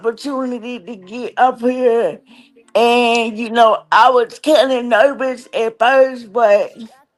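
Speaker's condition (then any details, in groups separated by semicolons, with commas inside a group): Cerebral palsy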